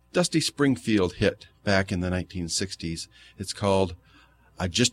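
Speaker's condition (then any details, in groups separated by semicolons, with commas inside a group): No condition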